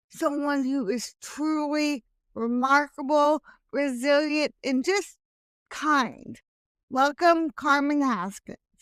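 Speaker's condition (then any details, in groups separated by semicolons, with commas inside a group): Hemiplegic cerebral palsy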